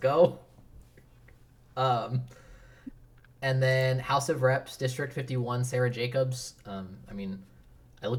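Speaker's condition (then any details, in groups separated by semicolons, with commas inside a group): No condition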